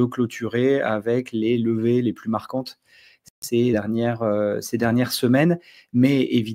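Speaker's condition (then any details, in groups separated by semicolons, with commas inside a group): No condition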